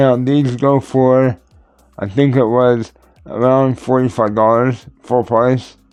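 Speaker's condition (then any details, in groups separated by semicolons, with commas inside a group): Cerebral palsy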